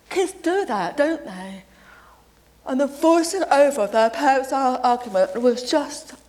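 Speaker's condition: Deafness; deaf since age seven

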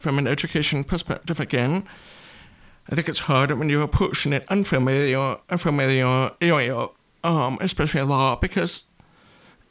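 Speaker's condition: Deafness; brown cochlear implant on side of head

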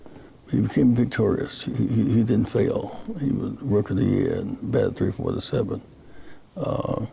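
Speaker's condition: Parkinson's disease; big stretches

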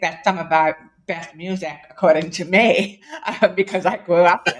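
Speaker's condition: Deafness; permanently deaf without implants

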